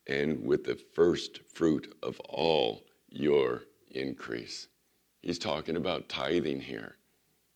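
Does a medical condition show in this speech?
Yes: vocal cord surgery recovery; voice not ready for full message, doctor limits teaching to 10-15 minutes.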